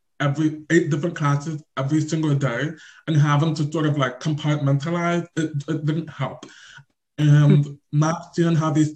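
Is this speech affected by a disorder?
Yes: deaf or hard of hearing; invisible deafness, on deaf spectrum, does not hear everything, family not fluent in signing; looks around to make sure of hearing everything.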